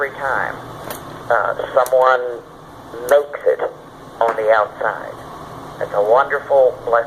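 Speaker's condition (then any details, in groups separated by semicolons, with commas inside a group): No condition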